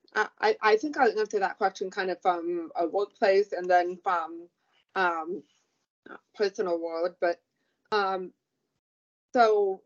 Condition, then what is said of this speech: Deafness. So I had to learn how to lip read, how to speak again, and how to walk again.